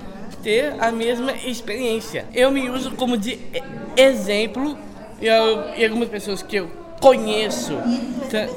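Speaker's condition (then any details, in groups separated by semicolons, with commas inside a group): Down syndrome; aged 22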